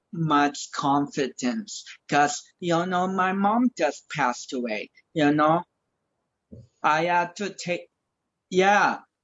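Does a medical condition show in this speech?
Yes: cerebral palsy; cause: slightly wrapped around neck, affects balance, speech, coordination, childhood walker, wheelchair, crutches, leg braces, helmet, frequent falls.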